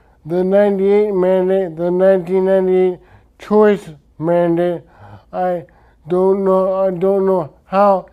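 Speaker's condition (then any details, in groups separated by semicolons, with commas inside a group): Traumatic brain injury; severe head injury, coma; speech affected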